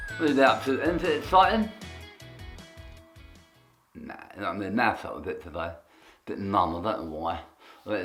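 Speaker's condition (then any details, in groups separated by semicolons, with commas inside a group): Tongue cancer; half tongue removed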